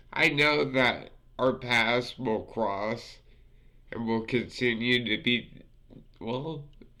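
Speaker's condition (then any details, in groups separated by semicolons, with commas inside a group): Multiple sclerosis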